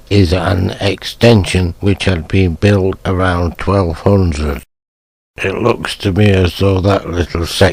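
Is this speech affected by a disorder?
Yes: motor neuron disease.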